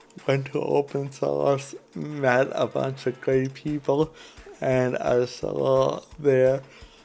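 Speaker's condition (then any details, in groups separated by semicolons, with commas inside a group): Cerebral palsy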